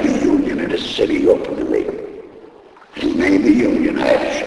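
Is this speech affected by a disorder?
Yes: laryngectomy; voice box removed by operation, device placed in throat, voice first lost at racetrack; speaks using device in throat, needs thumb to talk.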